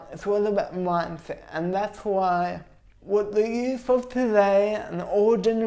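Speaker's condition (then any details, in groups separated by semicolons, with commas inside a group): Cerebral palsy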